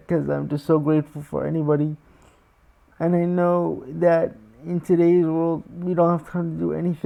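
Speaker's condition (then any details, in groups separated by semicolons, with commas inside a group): Cerebral palsy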